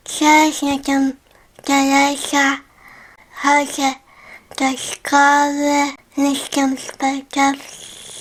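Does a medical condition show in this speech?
Yes: cerebral palsy; cannot walk independently.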